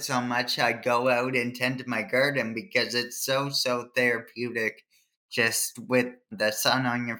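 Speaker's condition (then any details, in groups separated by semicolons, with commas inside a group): Cerebral palsy; from birth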